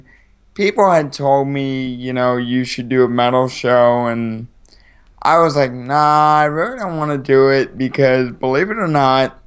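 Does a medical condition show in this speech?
Yes: cerebral palsy.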